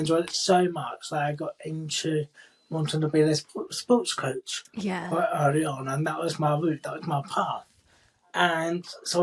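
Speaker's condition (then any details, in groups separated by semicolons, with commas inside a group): Cerebral palsy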